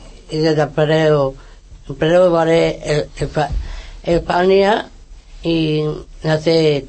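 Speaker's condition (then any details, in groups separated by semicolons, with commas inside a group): Down syndrome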